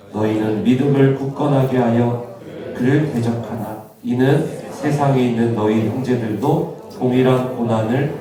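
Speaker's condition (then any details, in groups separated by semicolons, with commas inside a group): No condition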